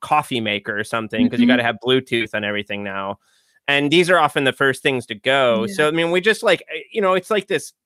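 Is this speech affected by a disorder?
No.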